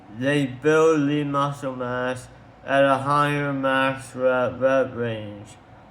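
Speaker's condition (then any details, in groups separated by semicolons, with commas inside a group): Tongue cancer surgery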